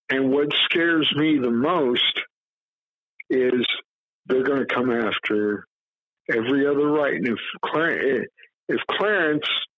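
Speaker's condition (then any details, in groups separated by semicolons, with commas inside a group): Cerebral palsy; low birth weight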